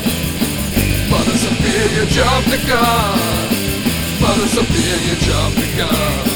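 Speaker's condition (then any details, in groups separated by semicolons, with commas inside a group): No condition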